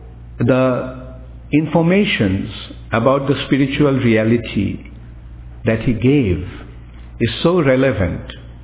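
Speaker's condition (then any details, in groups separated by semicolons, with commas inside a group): No condition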